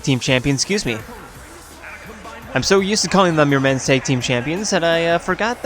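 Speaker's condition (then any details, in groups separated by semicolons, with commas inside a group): No condition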